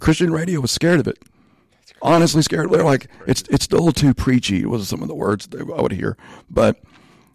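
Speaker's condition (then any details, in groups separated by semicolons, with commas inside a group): Spasmodic dysphonia; voice issue, asks listeners to excuse voice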